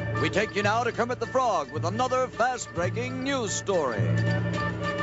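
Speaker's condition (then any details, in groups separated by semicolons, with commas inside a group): No condition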